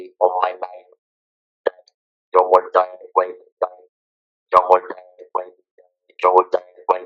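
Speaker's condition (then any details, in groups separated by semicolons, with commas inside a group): Throat cancer, electrolarynx user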